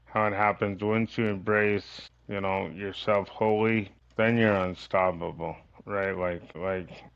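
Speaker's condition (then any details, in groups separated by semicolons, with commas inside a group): Cerebral palsy; from birth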